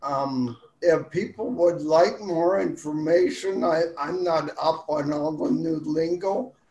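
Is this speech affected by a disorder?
Yes: ataxic cerebral palsy; from birth, maternal rubella (German measles), back part of brain affected, wide-based gait, childhood short leg braces, weighted shoes; speech affected, about five years childhood speech therapy at crippled children's school, hopes speech sounds better now.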